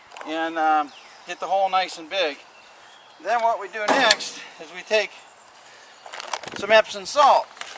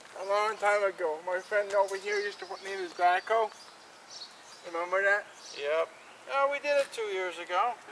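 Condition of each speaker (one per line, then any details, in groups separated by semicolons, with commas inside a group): No condition
Cerebral palsy; has had surgery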